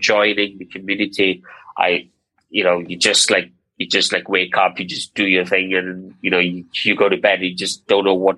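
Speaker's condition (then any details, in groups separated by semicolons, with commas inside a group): Stammer; hopes microcast practice improves speech, work communications and presentations; stammer with occasional blocks, many filler words like you know, wants to articulate better; repeated sounds, prolonged sounds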